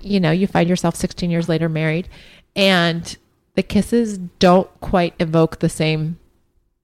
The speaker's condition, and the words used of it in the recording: No condition.